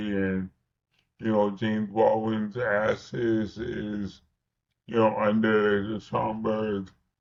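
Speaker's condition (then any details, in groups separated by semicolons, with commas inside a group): Cerebral palsy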